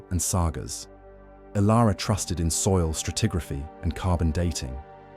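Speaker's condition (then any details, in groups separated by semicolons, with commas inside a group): No condition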